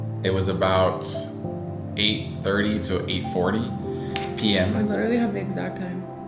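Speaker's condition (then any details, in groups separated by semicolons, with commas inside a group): No condition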